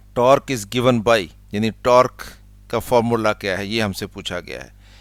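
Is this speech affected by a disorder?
No.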